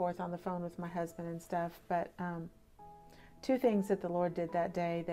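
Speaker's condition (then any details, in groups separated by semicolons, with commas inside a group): No condition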